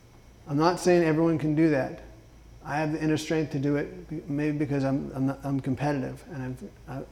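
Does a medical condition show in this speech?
Yes: Parkinson's disease; diagnosed about 14 years before recording; Rock City Boxing with voice component, shouting counts, almost 4 years, Jayco's gym, Sarasota; some speech issues, ice water harms vocal cords, drinks warm water, speech therapy judged unnecessary.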